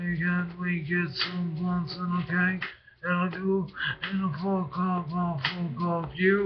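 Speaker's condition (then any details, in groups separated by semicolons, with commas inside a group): Brain injury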